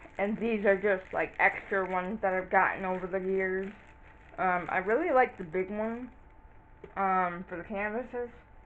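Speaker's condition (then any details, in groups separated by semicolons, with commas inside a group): Cerebral palsy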